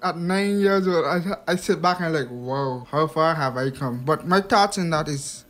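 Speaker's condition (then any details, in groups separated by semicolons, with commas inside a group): Hearing impairment; past speech impediment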